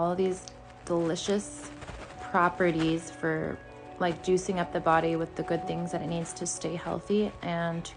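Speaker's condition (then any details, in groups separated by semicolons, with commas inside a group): No condition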